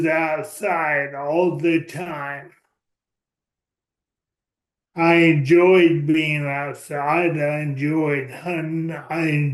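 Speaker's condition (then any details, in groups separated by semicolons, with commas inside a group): ALS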